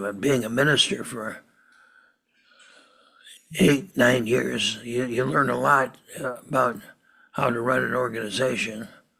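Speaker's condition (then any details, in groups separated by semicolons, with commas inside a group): Parkinson's disease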